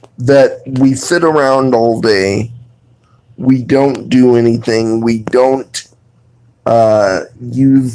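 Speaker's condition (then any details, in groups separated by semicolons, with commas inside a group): Cerebral palsy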